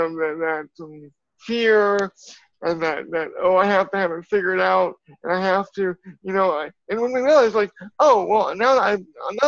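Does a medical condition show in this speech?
Yes: cerebral palsy; from birth.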